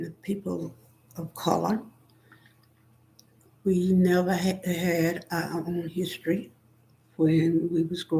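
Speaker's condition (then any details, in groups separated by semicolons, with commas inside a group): Spinal neurosarcoidosis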